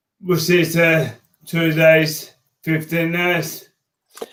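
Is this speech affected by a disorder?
Yes: motor neurone disease.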